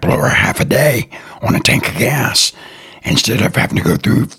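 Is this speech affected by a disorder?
Yes: throat cancer; voice affected, fears listeners criticizing voice, voice cannot be changed.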